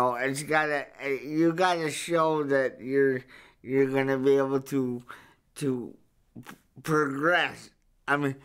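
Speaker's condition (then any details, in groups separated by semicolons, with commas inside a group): Cerebral palsy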